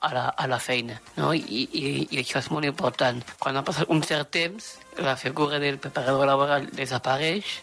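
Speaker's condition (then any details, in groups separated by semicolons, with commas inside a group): Down syndrome; about 30 years old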